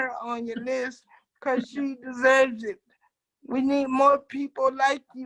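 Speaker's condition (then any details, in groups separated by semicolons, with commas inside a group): Cerebral palsy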